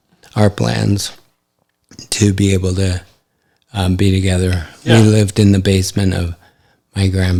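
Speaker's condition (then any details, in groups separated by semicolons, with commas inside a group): ALS; affects hand function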